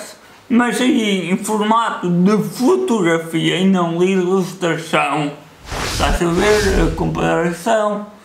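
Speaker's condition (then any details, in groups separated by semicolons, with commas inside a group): Cerebral palsy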